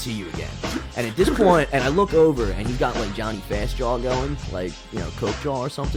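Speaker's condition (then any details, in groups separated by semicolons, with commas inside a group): No condition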